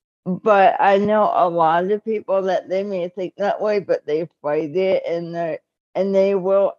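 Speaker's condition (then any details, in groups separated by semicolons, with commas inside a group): Cerebral palsy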